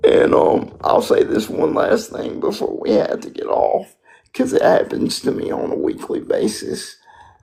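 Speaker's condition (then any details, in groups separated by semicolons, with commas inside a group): Spastic quadriplegic cerebral palsy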